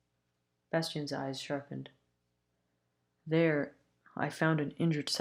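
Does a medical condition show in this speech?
No.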